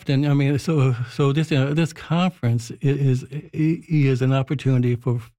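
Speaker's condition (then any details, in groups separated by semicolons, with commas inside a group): Stuttering; stutter for decades, years spent masking it, no cure; stuttering during this interview; repetitions, prolongations and contortions, needs time to finish sentences; repeated sounds, repeated words, prolonged sounds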